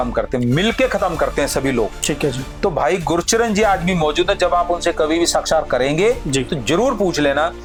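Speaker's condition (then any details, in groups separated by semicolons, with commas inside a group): No condition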